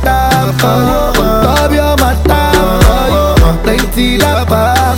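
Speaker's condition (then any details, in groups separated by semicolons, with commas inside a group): No condition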